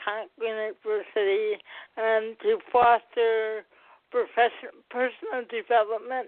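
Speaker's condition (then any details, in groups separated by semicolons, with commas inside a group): Cerebral palsy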